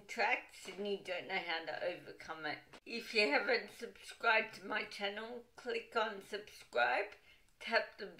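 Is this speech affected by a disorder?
Yes: cerebral palsy, dystonic.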